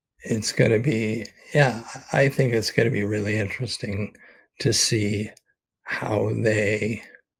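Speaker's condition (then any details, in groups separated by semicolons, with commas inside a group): ALS; expects to lose voice very soon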